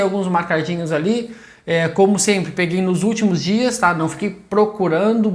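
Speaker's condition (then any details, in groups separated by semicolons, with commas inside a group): No condition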